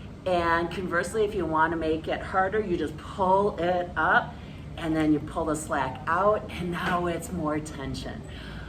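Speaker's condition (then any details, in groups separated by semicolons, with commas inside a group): No condition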